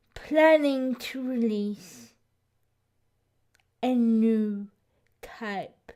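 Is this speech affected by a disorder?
Yes: cerebral palsy.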